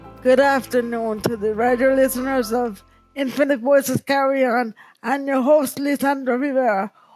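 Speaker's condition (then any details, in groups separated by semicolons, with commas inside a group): Cerebral palsy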